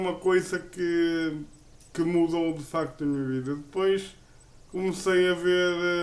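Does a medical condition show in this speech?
Yes: cerebral palsy; uses a wheelchair.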